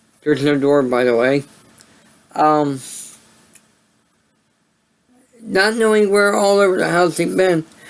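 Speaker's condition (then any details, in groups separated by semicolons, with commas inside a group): Cerebral palsy; voice sound affected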